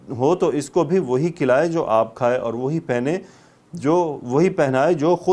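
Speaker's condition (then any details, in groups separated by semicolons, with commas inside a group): No condition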